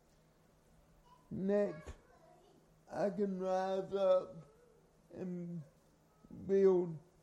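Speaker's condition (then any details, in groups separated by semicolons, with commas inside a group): Cerebral palsy; from birth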